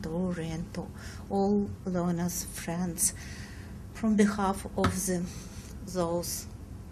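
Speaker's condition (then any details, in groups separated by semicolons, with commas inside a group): No condition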